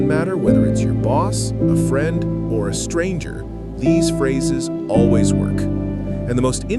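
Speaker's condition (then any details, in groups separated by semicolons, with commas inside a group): No condition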